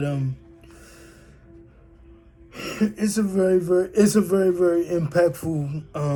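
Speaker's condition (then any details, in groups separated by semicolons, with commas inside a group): Cerebral palsy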